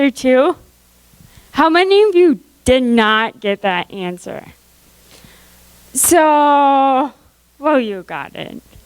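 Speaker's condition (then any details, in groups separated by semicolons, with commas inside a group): Cerebral palsy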